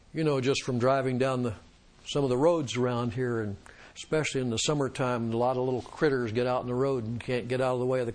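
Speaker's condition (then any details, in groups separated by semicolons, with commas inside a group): No condition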